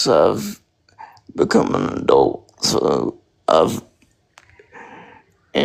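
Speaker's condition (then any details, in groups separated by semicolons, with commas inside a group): Spastic quadriplegic cerebral palsy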